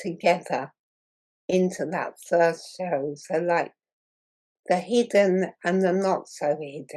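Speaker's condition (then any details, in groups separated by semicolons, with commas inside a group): Muscular dystrophy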